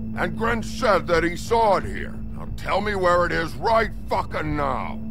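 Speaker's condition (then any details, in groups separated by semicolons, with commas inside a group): No condition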